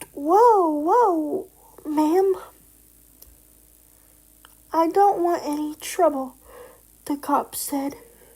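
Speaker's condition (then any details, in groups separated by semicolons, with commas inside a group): Cerebral palsy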